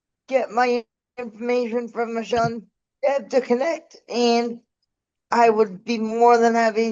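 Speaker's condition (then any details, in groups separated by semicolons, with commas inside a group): Cerebral palsy; needs help getting around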